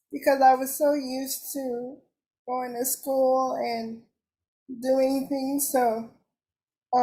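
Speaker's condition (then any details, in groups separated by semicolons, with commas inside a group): Cerebral palsy; cerebral palsy, uses wheelchair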